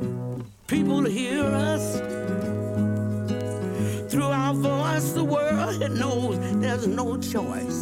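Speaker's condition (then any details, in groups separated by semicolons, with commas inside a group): No condition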